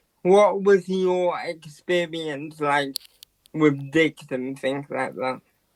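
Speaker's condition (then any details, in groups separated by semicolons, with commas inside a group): Quadriplegic cerebral palsy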